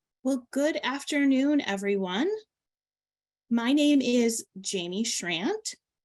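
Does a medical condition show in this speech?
No.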